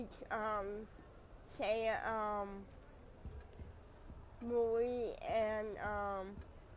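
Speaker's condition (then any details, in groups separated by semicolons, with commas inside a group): Cerebral palsy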